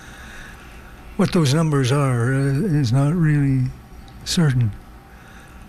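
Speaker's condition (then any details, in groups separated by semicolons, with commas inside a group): Parkinson's disease; slow speech, word-finding difficulty, loses thread, trouble finishing phrases, harder to hear recently, avoids hard words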